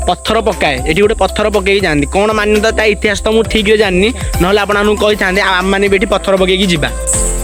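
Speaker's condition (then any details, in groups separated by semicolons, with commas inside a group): No condition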